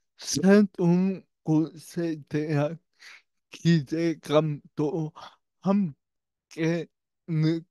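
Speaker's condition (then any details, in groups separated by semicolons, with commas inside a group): Brain lesion disability; self-described speech disability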